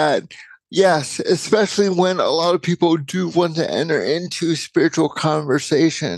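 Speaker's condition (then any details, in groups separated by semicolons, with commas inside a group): Cerebral palsy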